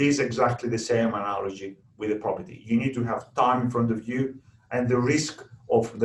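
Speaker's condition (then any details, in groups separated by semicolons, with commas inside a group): No condition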